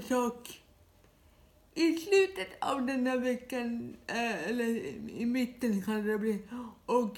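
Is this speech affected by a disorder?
Yes: dyskinetic cerebral palsy, severe.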